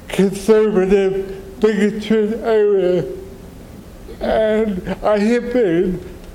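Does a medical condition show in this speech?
Yes: cerebral palsy; wheelchair user.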